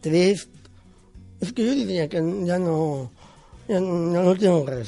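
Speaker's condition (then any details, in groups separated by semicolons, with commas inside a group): Down syndrome; congenital, born with it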